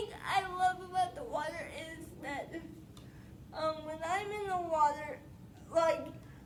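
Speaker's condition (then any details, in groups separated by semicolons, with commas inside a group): Spastic quadriplegic cerebral palsy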